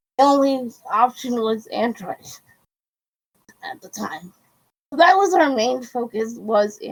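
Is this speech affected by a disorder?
Yes: cerebral palsy.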